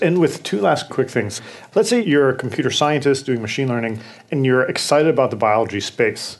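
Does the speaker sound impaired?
No.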